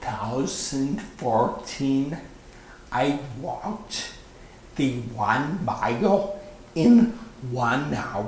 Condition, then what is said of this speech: Vocal cord paralysis. I don't even know my musical voice part when I sing.